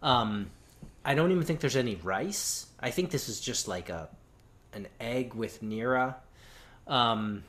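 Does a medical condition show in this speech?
No.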